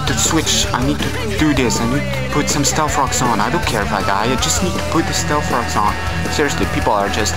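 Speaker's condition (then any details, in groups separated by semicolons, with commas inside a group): No condition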